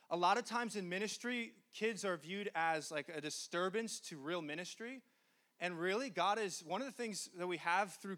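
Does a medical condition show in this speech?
No.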